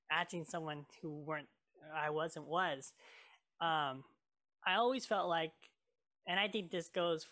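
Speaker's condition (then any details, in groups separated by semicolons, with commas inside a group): Cleft lip and palate; scar removal declined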